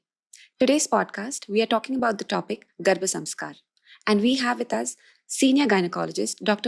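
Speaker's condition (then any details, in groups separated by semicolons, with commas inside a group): No condition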